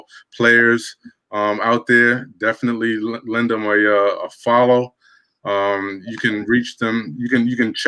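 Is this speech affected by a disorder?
No.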